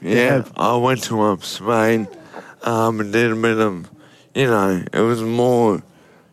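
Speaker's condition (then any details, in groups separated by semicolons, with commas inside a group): Motor neurone disease; sporadic motor neurone disease, deteriorating quickly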